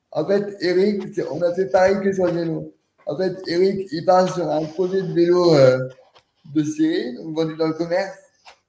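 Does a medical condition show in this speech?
Yes: cerebral palsy; quadriplegic, since birth, cause extreme prematurity, wheelchair user; age 30, spasticity, startles at noise, cramps block leg movement, physiotherapy, posture work, hydration, sophrology, hypnosis.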